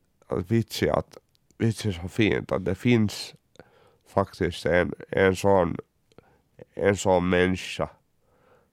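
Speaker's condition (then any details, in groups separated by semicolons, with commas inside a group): Cerebral palsy; uses wheelchair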